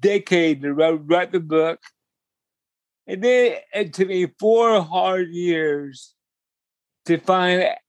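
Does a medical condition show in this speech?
Yes: cerebral palsy; cerebral palsy since childhood, slower movement, uses a wheelchair; speech impediment, talks slower, speech noticeable to listeners on phone.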